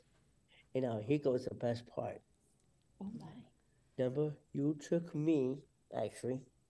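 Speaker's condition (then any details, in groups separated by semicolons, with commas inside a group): Down syndrome; attends Gigi's Playhouse Syracuse Down syndrome achievement center; self advocate, gives speeches, guest speaker at Gigi's pre-COVID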